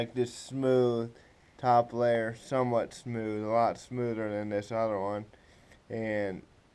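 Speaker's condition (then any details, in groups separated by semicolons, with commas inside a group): Cerebral palsy; spastic, affects walking and legs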